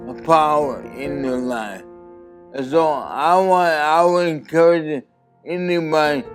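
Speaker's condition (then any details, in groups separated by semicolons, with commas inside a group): ALS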